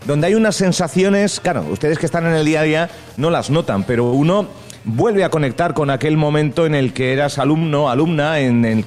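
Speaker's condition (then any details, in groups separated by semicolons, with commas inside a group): No condition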